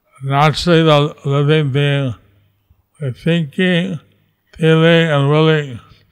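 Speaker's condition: Stroke with facial paralysis; left side of face paralyzed since

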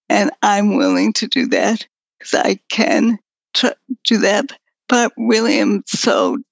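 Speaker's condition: Progressive multiple sclerosis; voice up and down

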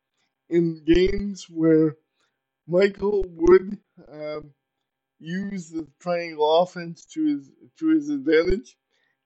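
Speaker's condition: Cerebral palsy; uses power wheelchair, very little fine motor skill, very poor balance

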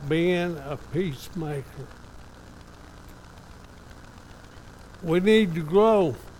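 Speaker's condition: ALS; somewhat affected, evident today

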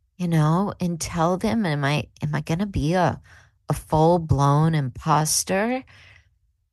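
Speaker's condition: No condition

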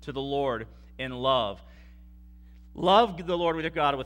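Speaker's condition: No condition

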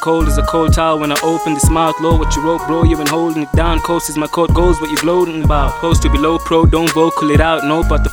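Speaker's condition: No condition

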